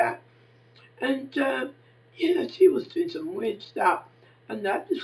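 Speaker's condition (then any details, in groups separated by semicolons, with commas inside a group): Facial palsy; can barely hear own speech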